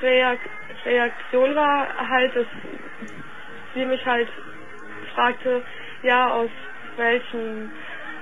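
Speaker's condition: Stuttering; onset primary school, outpatient speech therapist helped, worsened, one month Landesklinik Bonn, better since; stutters somewhat while speaking publicly on air; worse with mood, meeting new people, reading aloud before many people; repeated sounds

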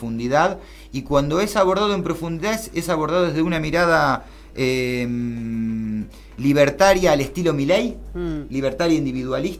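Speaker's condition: No condition

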